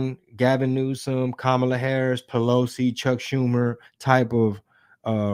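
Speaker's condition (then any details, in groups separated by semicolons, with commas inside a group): No condition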